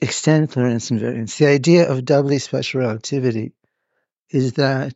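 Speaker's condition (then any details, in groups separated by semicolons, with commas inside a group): Parkinson's; must move about during interview, reports not feeling very well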